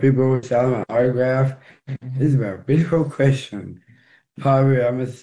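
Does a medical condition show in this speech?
Yes: Down syndrome.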